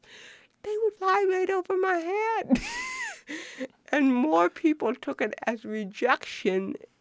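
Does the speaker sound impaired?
Yes: cerebral palsy; grammatically correct.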